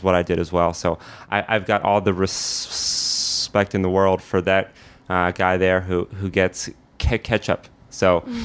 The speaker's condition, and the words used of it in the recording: Stuttering. While stuttering can certainly impede my ability to get some words out perfectly